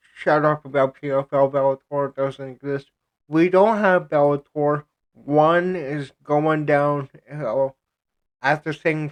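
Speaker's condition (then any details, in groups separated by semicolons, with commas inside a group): Cerebral palsy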